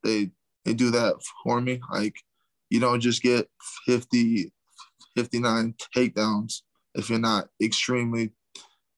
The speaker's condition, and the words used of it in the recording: Stuttering. I've always just been like, it's me. I stutter.